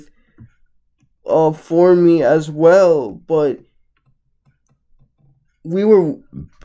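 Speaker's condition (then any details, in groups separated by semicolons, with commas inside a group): Cerebral palsy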